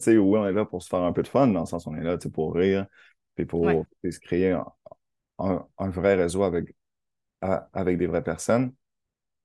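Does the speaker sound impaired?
Yes: stuttering; lives with stuttering, speech blocks at times; warns listeners speech may block during recording; attributed by speaker to capricious vocal cords; here repeated sounds, repeated words.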